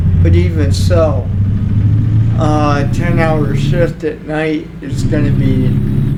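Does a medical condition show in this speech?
Yes: cerebral palsy; only one hand usable.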